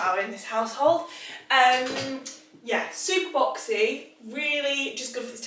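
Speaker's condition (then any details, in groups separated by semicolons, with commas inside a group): No condition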